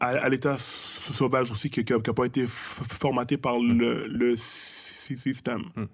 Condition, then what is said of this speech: Stuttering. Quand je rappais, j'avais pas de problème de bégaiement quand je parle, je bégaye.